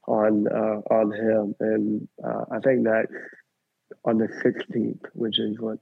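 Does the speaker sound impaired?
Yes: cleft lip and palate; congenital.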